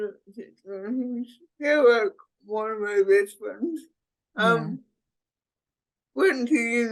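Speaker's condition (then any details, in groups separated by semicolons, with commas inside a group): Cerebral palsy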